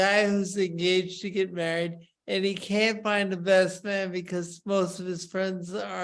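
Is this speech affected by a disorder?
Yes: Parkinson's disease; speech problems.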